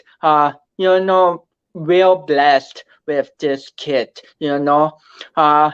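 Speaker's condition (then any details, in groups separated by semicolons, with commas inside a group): Cerebral palsy; affects balance, speech, coordination; walks, bodybuilder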